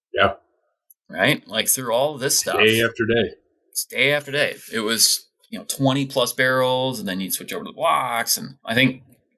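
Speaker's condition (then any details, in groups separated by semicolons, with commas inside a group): No condition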